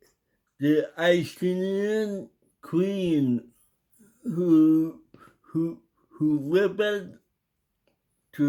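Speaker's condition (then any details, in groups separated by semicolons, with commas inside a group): Cerebral palsy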